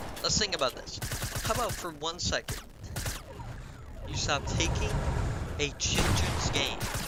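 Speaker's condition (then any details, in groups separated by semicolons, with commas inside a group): No condition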